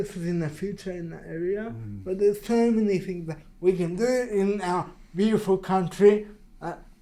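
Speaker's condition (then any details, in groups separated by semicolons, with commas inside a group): Cerebral palsy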